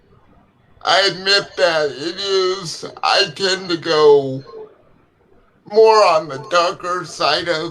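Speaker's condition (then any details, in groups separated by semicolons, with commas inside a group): Cerebral palsy; legs affected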